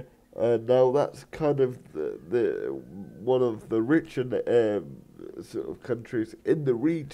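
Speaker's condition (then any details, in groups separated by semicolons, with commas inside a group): Cerebral palsy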